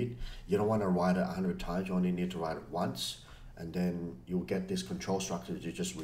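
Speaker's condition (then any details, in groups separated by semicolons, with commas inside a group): No condition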